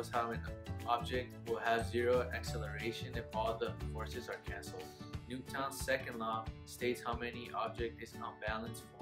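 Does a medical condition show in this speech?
No.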